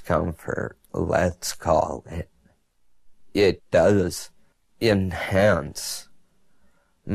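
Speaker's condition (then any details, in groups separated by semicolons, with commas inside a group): Multiple sclerosis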